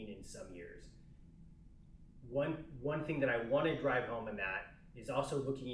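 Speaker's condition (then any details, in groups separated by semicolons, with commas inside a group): No condition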